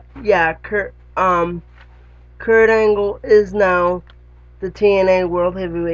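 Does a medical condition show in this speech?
Yes: cerebral palsy; lifelong, wheelchair user.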